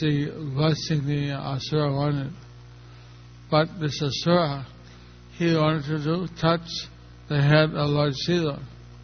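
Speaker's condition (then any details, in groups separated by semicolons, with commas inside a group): Stroke; not so easy to speak, checks whether listeners understand, understood only a little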